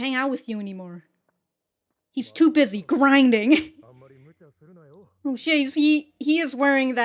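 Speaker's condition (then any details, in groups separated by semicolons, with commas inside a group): No condition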